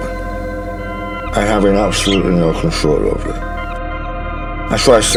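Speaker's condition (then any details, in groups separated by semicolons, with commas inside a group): Stage 4 tongue cancer; voice changed since operation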